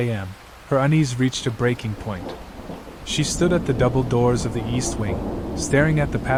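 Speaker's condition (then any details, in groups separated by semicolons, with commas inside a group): No condition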